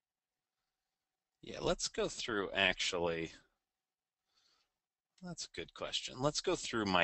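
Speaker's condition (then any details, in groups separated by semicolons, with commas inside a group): No condition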